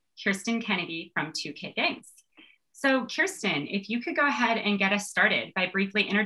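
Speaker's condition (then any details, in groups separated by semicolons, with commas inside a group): No condition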